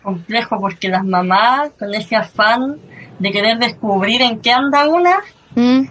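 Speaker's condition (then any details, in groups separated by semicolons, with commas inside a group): Cleft lip and palate; since early childhood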